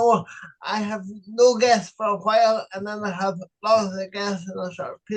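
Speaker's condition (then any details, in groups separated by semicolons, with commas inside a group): Cerebral palsy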